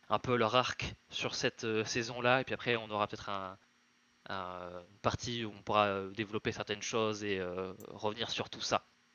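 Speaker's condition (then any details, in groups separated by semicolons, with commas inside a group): No condition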